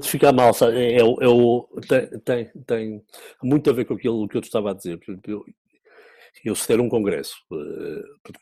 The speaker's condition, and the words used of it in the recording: Stuttering. Há outras que têm uma má dicção, que é o meu caso